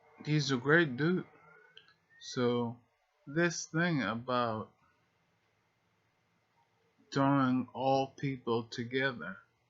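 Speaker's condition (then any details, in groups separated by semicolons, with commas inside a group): Multiple sclerosis; deep brain stimulation electrodes for arm tremors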